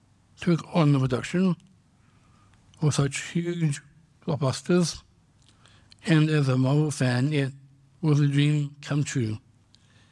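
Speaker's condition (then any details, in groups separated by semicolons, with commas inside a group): Down syndrome; congenital, diagnosed at birth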